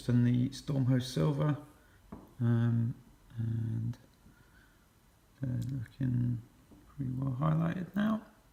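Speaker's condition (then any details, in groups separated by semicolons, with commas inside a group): No condition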